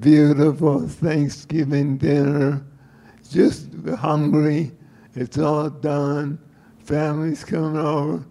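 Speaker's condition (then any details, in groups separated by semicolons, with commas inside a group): Parkinsonism; slow steady physical decline; wobbles, shuffles, tends to fall over, frequent giggling and laughing; voice first affected, speaks poorly, hard to understand, giggling and laughing make understanding harder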